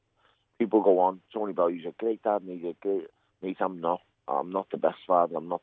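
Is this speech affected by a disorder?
No.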